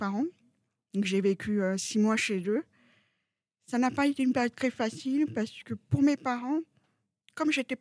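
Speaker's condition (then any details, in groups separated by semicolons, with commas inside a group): Profound congenital deafness, profound, from birth; sign language as complement for 7 years, relies on lip reading, hearing dog for 3 years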